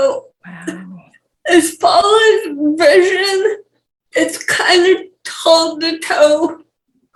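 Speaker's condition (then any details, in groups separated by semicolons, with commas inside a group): Cerebral palsy; speech issues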